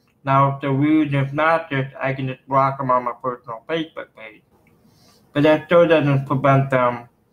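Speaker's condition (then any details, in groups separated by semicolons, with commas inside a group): Cerebral palsy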